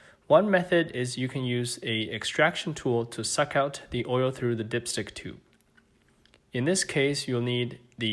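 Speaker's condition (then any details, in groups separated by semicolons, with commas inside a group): No condition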